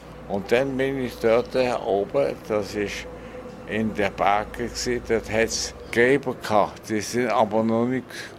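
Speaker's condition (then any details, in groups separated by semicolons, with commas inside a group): Stroke; sometimes speaks a bit slowly, lost some learned local West African languages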